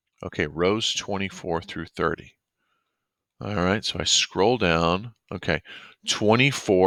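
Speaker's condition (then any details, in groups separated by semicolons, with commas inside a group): No condition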